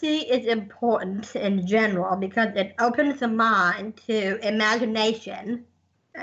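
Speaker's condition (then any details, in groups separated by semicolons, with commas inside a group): Down syndrome; congenital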